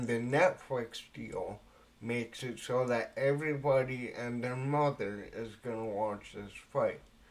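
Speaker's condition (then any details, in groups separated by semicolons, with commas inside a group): Cerebral palsy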